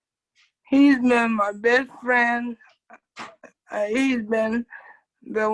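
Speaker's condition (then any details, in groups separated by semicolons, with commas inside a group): Cerebral palsy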